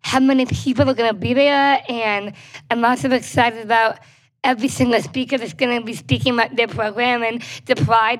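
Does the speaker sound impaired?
Yes: Down syndrome.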